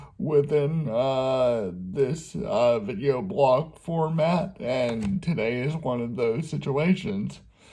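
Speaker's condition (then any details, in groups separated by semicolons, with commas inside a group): Cerebral palsy; speaks slower at times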